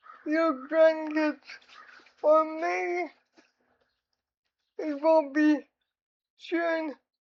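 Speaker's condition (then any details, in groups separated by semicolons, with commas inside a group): Cerebral palsy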